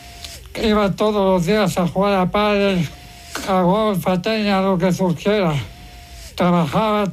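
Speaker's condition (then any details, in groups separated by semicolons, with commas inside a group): ALS; hoist needed to put to bed despite low weight; voice described by host as impressive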